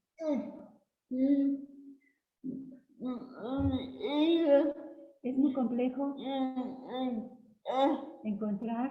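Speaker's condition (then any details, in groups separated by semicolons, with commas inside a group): Cerebral palsy; since birth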